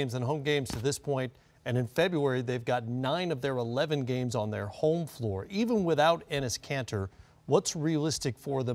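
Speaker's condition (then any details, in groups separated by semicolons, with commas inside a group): No condition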